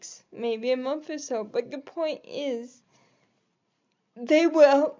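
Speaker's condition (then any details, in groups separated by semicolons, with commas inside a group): Cerebral palsy; quadriplegic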